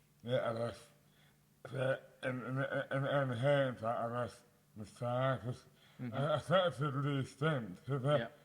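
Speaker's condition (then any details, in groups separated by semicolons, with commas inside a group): Dystonia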